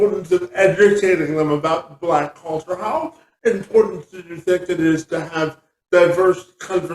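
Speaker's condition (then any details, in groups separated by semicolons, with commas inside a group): Cerebral palsy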